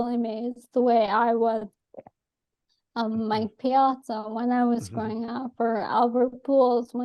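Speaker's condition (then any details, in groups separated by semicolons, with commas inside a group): ALS; atypical case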